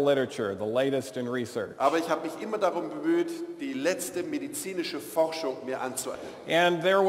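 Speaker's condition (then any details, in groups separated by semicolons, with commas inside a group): No condition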